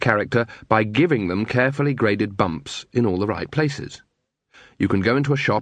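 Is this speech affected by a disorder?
No.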